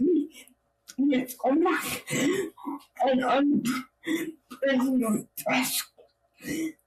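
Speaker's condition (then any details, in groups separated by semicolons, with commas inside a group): Cerebral palsy; own voice needs subtitles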